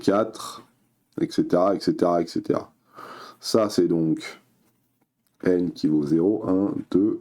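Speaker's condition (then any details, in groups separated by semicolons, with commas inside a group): No condition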